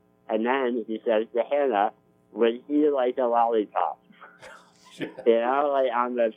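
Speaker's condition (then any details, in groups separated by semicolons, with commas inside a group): Spinal muscular atrophy; type 2, congenital, never able to walk or crawl, wheelchair since age 2.5, weighs 65 pounds; Spinraza about 2 years, some strength gains, weakness progression stopped, needs help moving items, eating; better jaw muscles since Spinraza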